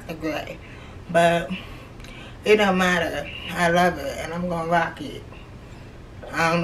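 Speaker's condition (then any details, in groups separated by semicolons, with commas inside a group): Cerebral palsy; from birth, left leg affected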